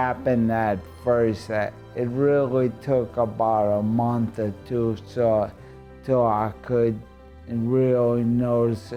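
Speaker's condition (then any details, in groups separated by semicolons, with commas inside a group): ALS; severe before diagnosis, now slow but much clearer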